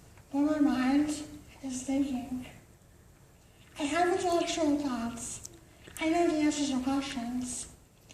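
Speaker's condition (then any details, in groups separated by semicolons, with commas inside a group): Cerebral palsy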